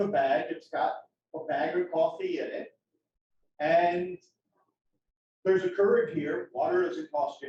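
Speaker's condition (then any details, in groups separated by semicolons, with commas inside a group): No condition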